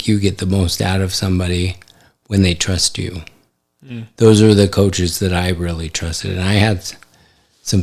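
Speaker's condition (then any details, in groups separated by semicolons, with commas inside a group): ALS; affects hand function; recently diagnosed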